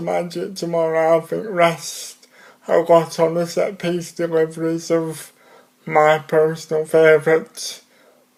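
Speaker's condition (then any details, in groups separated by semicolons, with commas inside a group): Disability affecting speech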